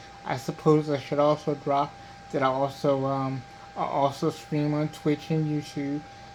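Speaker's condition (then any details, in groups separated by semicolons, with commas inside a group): Cerebral palsy; diplegia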